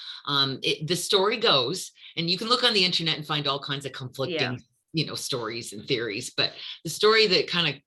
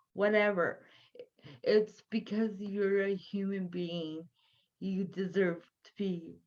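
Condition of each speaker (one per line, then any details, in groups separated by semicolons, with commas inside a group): No condition
Cerebral palsy; from birth; early difficulty forming words, learned by mimicry, no speech therapy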